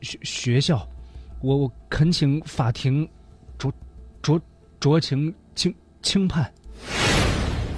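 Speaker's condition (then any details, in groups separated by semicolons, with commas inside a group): Severe stuttering (acted); worsened over four university years, forensically assessed as severe, unable to communicate normally with others; frequent repetitions throughout court statement; cannot get out many intended words, repeats sounds, syllables and words; repeated sounds, repeated words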